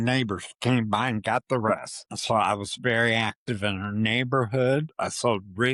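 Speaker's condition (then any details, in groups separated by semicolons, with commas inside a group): Parkinson's disease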